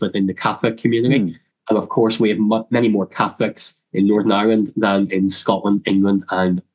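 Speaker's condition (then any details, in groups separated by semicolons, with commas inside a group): Cleft lip and palate; congenital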